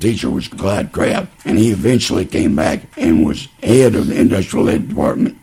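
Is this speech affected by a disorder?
Yes: laryngeal cancer; laryngeal cancer following lung cancer diagnosed 2006, later lesions in mouth and one on neck, about 12 years; unable to eat or drink for past three years, all intake through feeding tube.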